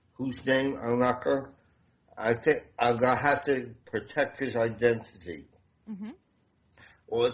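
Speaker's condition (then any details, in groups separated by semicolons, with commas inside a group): Damaged voice box; voice box damaged by medic during hospital transport after fire rescue, at least 25 years ago; voice sounds noticeably different, self-conscious about voice, limits meeting people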